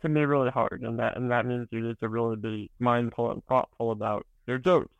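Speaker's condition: Spinal muscular atrophy

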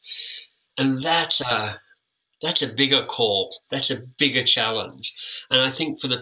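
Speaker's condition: Cleft lip and palate; orthodontic treatment

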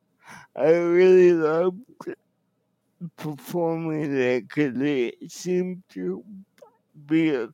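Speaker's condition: Cerebral palsy; wheelchair user

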